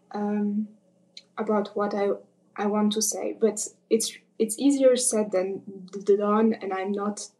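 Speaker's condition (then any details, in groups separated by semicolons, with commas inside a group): Covert stuttering; gradual onset in puberty, worse end of high school, father stuttered, therapy exercises unhelpful; early in accepting stutter, trying to be less covert; hid stutter with techniques in German, French, not in English, grew silent from fear; repeated sounds, repeated words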